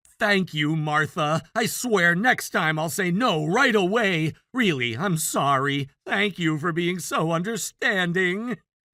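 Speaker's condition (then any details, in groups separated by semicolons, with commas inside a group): No condition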